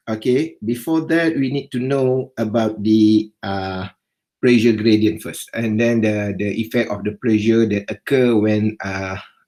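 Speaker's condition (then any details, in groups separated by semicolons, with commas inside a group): No condition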